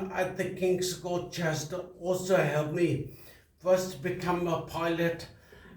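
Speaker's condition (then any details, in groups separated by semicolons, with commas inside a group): Traumatic brain injury; tracheostomy early recovery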